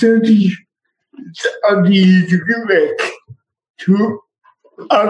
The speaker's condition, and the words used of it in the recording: Cerebral palsy. Especially for a guy with a speech impediment.